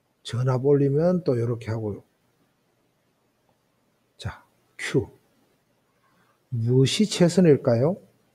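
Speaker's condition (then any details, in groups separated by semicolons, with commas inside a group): No condition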